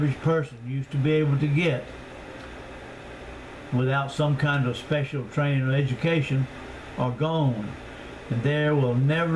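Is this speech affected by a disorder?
No.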